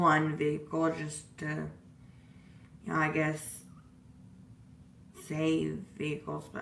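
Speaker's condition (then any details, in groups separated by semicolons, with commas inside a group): Disability causing slurred speech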